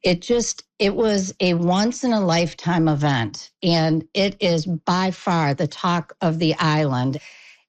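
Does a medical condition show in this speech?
No.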